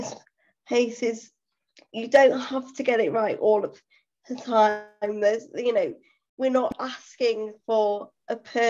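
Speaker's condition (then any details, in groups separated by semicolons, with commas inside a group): Cerebral palsy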